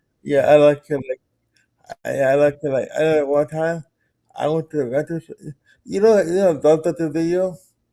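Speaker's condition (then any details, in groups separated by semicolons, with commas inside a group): Cerebral palsy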